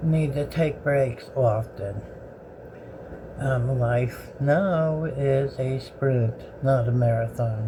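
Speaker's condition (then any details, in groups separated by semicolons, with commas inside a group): Bell's palsy; severe left-sided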